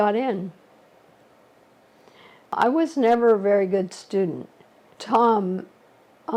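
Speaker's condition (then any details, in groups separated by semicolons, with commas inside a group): ALS; shortly after diagnosis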